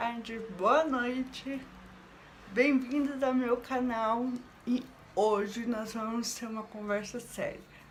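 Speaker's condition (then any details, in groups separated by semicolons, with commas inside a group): Cerebral palsy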